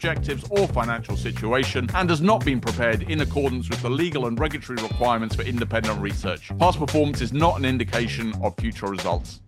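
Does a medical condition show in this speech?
No.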